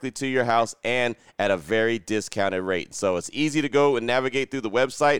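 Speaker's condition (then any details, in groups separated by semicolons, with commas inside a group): No condition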